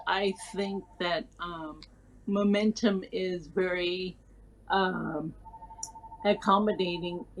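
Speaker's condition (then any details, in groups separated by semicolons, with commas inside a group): Cerebral palsy; from birth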